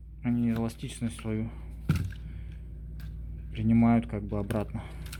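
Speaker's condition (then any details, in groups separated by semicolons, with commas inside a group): No condition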